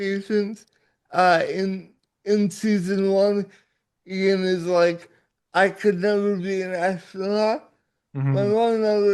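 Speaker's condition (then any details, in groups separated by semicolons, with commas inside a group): Cerebral palsy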